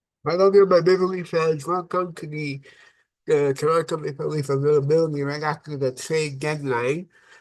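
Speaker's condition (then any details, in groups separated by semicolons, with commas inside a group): Cerebral palsy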